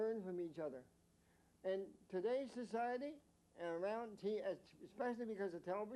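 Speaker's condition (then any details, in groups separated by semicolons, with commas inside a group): Mild cerebral palsy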